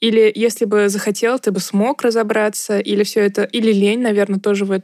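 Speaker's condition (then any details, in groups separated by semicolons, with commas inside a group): No condition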